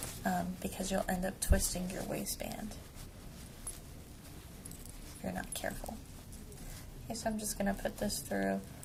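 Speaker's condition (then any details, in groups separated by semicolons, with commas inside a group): No condition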